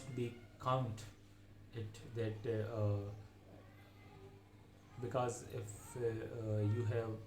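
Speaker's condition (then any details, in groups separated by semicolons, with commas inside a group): No condition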